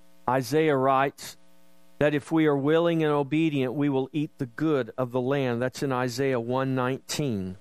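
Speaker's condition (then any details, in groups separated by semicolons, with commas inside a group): No condition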